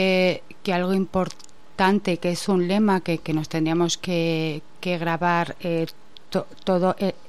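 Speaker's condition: Stuttering; repeated sounds, repeated words

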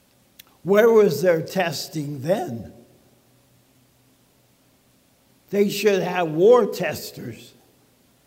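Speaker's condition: ALS; talking funny

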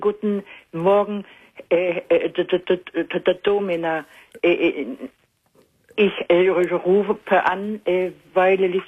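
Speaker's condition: Stuttering; stuttering noticed at age 10, lifelong, several therapies incl. breathing therapy from Holland, only partial improvement; age 61, still stutters, audible on call; not fluent, at worst only one word out in half a day; repeated sounds, blocks

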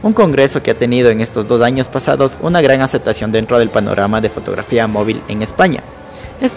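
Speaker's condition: No condition

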